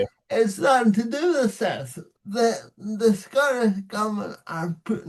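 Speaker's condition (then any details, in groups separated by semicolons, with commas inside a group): Cerebral palsy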